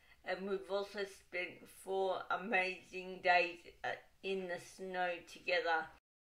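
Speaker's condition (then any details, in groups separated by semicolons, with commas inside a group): Cerebral palsy, dystonic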